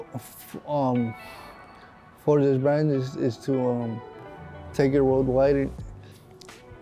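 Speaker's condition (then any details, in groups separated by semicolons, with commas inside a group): Cerebral palsy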